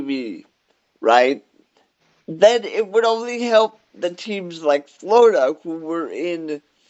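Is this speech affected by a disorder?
Yes: cerebral palsy; cerebral palsy, wheelchair.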